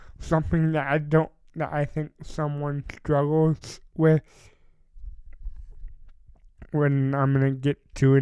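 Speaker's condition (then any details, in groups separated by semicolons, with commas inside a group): Cerebral palsy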